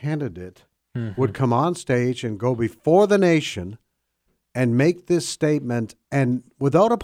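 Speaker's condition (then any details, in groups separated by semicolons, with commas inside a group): No condition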